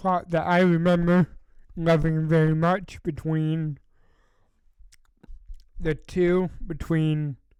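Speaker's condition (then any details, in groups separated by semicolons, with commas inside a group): Cerebral palsy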